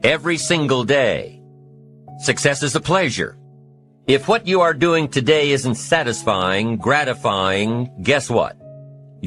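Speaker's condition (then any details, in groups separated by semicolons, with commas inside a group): No condition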